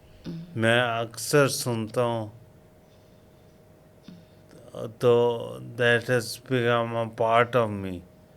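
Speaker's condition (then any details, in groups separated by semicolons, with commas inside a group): Coma after road accident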